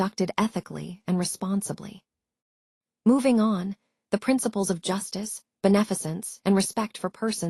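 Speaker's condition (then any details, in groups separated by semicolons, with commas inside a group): No condition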